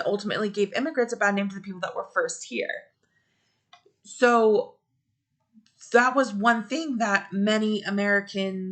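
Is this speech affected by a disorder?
No.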